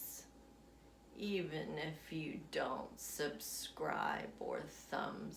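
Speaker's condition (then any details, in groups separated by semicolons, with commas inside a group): Essential tremor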